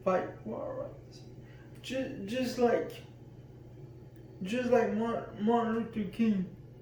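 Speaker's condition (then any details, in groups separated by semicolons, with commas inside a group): Cerebral palsy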